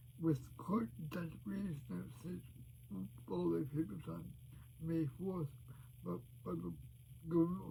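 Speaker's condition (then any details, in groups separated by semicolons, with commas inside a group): Cerebral palsy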